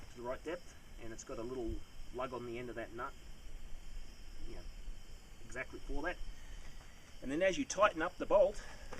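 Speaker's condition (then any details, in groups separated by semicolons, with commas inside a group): No condition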